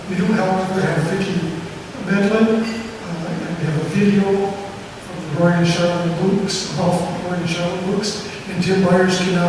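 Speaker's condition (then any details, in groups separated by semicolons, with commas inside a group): No condition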